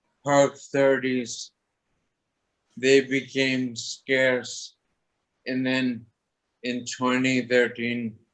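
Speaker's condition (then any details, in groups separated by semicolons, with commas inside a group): Toxic leukoencephalopathy, locked-in syndrome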